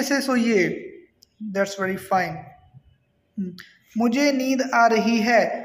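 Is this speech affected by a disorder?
No.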